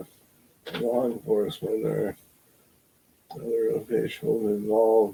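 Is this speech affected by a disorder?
Yes: Parkinson's disease; loses train of thought.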